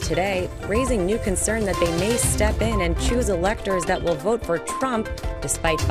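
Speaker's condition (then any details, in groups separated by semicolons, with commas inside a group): No condition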